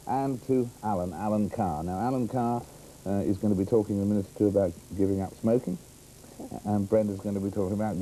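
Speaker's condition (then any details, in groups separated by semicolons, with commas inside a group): No condition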